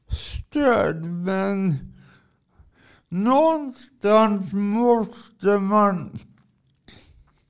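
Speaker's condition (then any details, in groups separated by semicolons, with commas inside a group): Cerebral palsy; from birth, drives adapted car, adaptation applied for via Försäkringskassan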